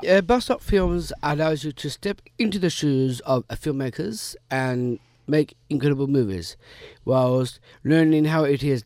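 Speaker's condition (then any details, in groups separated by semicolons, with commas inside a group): Down syndrome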